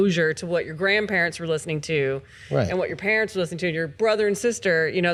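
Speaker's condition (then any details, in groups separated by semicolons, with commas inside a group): No condition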